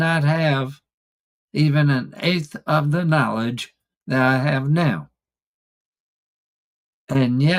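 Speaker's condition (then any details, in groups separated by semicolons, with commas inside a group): ALS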